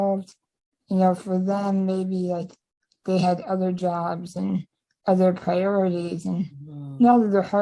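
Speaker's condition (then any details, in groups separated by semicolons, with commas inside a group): Spinal muscular atrophy type 2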